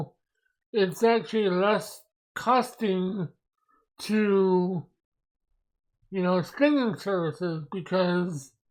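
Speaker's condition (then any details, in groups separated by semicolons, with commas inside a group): Mobius syndrome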